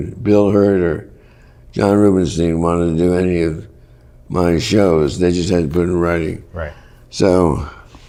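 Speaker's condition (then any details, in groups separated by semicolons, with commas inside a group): Parkinson's; worsening, often debilitating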